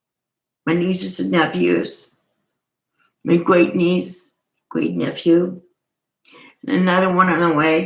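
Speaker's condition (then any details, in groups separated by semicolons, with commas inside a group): Cerebral palsy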